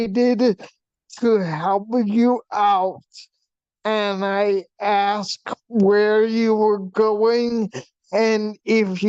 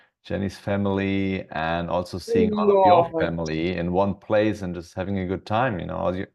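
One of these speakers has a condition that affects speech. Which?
The first: brain shunt failure; brain pressure, facial paralysis, balance problems, multiple brain operations; 4 years since onset, wheelchair, slowly improving; speech affected by facial paralysis, speech practice.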